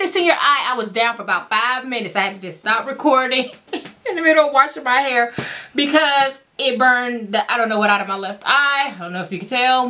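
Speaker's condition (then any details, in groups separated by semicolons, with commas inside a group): No condition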